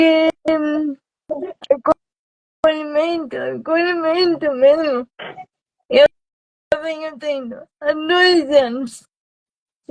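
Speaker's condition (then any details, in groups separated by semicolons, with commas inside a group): Cerebral palsy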